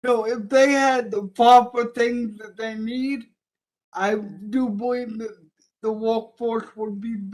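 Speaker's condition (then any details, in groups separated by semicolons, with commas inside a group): Cerebral palsy; from birth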